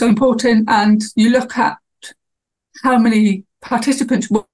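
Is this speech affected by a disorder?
Yes: deafness, lost hearing around age 4; cochlear implant; cochlear implant after university, deteriorated after car accident, internal implant replaced; new implant not restoring hearing, awaiting electrode pull-back surgery, left ear under speech banana.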